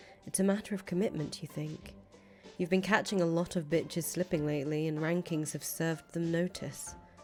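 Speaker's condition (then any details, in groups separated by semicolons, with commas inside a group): No condition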